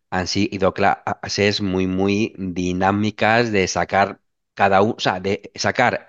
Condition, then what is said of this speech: Stuttering. Hay muchas veces que digo, joder, que hable otro, no, venga tú, coño, pero joder, si estoy, pero no me ves que yo tartamudeo, coño, que hable otro, ¿no?